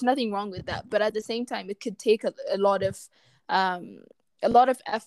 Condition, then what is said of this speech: No condition.